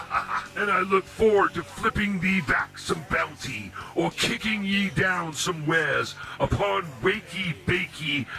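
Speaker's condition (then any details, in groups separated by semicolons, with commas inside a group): No condition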